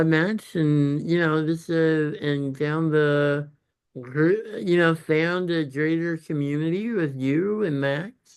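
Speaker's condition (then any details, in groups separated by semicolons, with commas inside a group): Congenital muscular dystrophy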